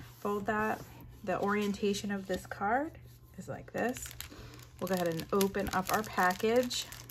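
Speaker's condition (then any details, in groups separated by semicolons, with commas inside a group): No condition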